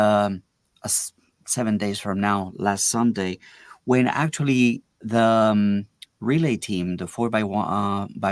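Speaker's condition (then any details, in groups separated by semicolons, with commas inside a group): No condition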